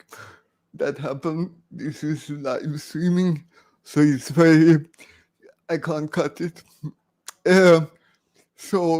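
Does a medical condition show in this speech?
Yes: cerebral palsy, severe.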